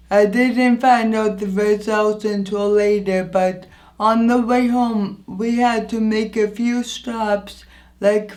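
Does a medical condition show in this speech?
Yes: anoxic brain injury; injury affects voice.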